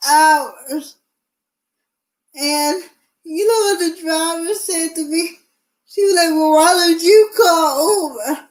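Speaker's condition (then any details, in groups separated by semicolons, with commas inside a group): Cerebral palsy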